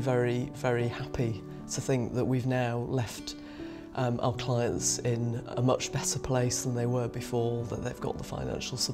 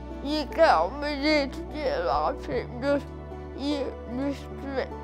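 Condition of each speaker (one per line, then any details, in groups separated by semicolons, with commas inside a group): No condition
Cerebral palsy; brain injury at birth, not breathing, resuscitated; diagnosed age three, speech therapy, physiotherapy; expected not to talk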